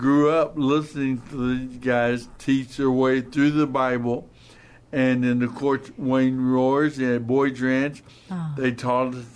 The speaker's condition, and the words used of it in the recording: Stroke. My voice, I noticed right now, it's a little little stressed tonight.